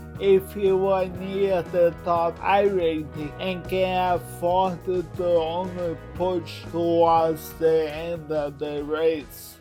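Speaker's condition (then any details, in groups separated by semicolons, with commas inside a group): Cerebral palsy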